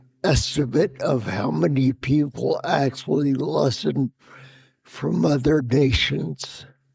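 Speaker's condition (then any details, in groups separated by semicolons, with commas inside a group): Spinocerebellar ataxia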